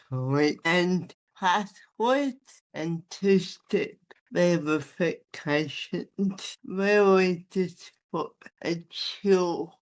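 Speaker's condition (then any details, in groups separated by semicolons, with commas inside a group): Athetoid spastic cerebral palsy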